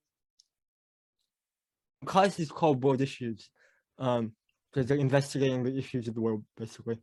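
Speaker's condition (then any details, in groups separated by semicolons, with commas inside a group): Cerebral palsy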